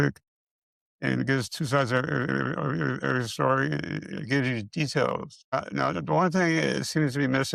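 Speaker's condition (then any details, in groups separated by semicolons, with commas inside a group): Multiple system atrophy; central hypoventilation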